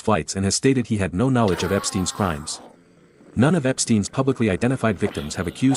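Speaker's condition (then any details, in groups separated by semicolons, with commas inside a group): No condition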